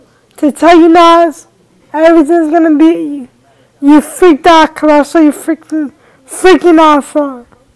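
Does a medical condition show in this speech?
Yes: cerebral palsy.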